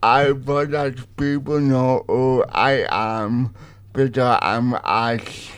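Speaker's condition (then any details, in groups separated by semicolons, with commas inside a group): Cerebral palsy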